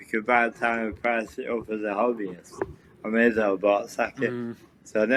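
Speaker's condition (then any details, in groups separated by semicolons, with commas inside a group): Cerebral palsy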